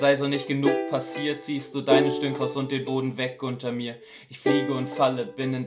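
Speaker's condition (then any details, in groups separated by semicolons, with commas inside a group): No condition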